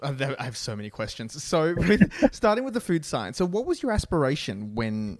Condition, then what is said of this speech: None; typical speech.